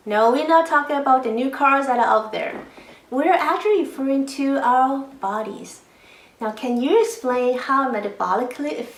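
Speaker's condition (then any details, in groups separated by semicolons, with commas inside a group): No condition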